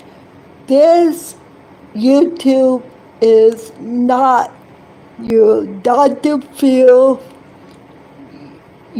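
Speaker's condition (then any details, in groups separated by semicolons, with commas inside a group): Cerebral palsy; affects hand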